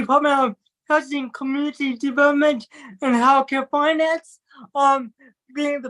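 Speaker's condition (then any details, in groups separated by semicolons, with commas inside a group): Cerebral palsy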